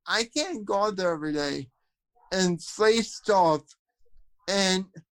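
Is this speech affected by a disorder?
Yes: cerebral palsy, spastic quadriplegia; virtually no arm or leg movement.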